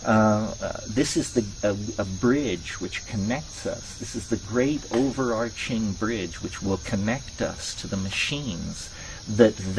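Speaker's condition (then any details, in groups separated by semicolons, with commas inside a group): No condition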